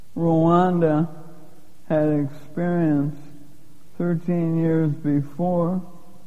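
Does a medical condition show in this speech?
Yes: Lou Gehrig's disease; onset with loss of strength first thought due to Parkinson's.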